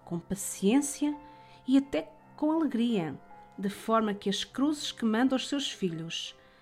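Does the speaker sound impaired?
No.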